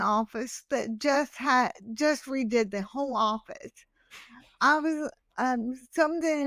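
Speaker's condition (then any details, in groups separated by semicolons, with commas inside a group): Hemiplegic cerebral palsy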